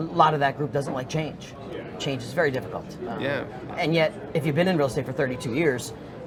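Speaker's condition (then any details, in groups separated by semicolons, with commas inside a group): No condition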